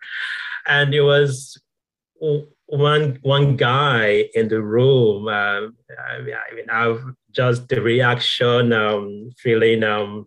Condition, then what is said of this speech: Stuttering. The more difficult situation is will be when maybe a group of us, say 6, 7, 8.